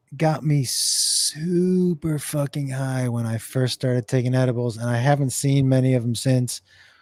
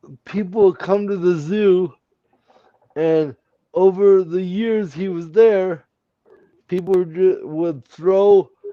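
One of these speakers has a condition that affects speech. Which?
The second: cerebral palsy.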